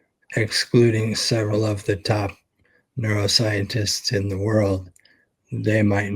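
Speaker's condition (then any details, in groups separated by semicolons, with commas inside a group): ALS; expects to lose voice very soon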